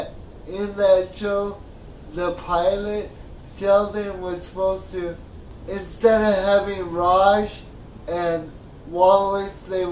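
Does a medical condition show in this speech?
Yes: cerebral palsy.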